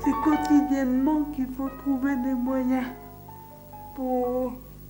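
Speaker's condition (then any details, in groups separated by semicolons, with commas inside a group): Cerebral palsy; from birth, delivery accident, resuscitation, 15 days oxygen; worked hard on intelligibility, improved over time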